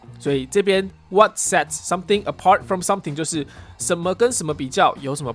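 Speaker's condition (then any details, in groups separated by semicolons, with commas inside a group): No condition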